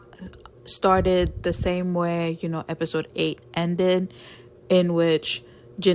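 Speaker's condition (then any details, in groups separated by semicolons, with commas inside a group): No condition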